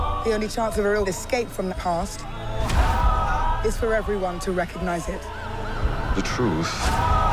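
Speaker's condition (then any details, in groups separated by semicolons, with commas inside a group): No condition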